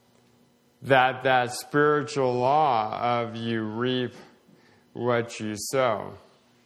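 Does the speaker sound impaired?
Yes: slowed speech, swallowing problems; seeing speech therapist, swallow test today, very minimal advancement, less progression than expected.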